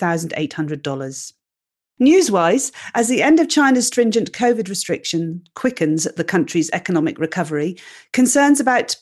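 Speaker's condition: No condition

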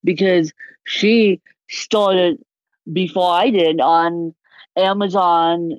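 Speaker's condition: Cerebral palsy, moderate; can talk

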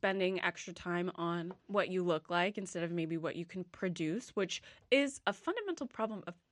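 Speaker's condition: No condition

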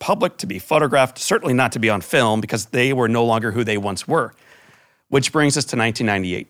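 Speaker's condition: No condition

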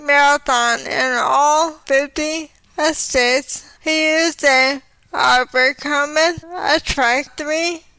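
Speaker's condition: ALS; quickly progressed to walking with cane

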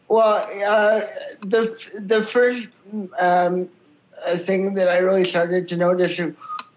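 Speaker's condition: Cerebral palsy; from birth, wheelchair user

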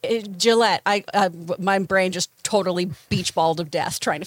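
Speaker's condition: No condition

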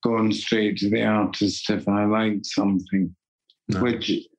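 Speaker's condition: Parkinson's disease; deep brain stimulation surgery, two brain implants with controller, lifelong essential tremor, diagnosis took about 15 months; symptoms regulated by stimulation, balance iffy, uses a cane, records poetry readings to help; voice going, can no longer sing or do theatre

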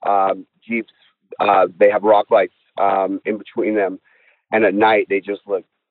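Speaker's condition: No condition

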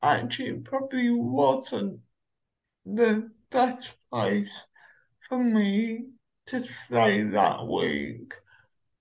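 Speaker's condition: Cerebral palsy; walks short distances

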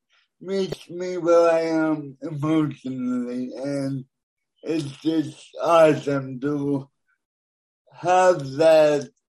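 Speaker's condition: Cerebral palsy; noticeable speech impediment, Siri and speech recognition software cannot understand words, phone listeners hang up

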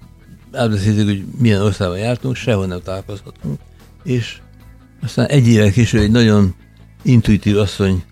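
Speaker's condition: Parkinson's disease; harder for listeners to understand

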